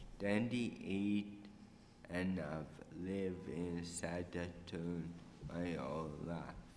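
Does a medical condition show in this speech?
Yes: cerebral palsy.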